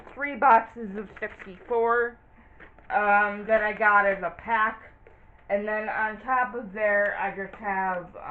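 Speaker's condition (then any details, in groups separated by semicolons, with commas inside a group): Cerebral palsy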